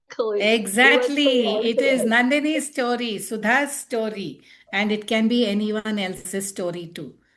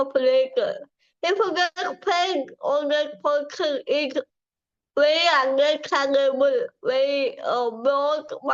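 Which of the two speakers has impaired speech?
The second: cerebral palsy; from birth.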